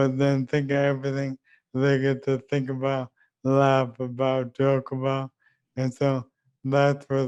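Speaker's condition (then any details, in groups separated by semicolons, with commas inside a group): ALS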